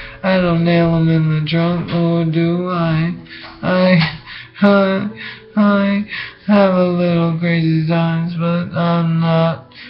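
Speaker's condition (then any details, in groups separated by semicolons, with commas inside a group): Brain injury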